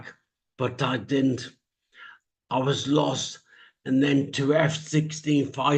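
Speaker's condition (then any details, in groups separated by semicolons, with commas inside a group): Traumatic brain injury; speech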